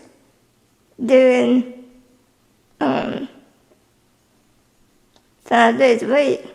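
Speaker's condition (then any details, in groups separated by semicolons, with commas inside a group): Spinal muscular atrophy type 2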